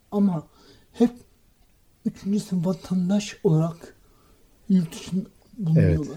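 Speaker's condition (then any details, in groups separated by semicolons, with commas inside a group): Cerebral palsy; from birth, no speech or walking until age 6, misdiagnosed intellectual disability at age 5; hand tremor, unable to write by hand; school speech difficulty, reading not fluent, practised reading aloud before mirror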